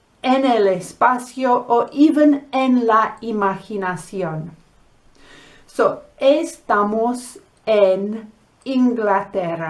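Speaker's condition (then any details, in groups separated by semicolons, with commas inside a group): No condition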